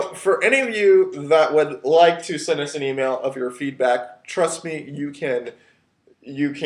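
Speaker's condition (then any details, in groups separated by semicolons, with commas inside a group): No condition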